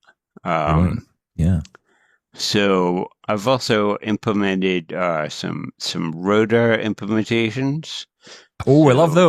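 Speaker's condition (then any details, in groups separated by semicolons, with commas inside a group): Cerebral palsy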